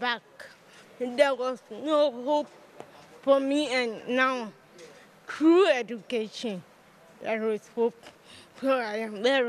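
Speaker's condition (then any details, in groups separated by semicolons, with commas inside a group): Cerebral palsy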